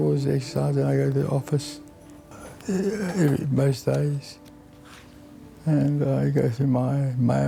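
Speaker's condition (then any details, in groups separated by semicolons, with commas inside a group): Parkinson's disease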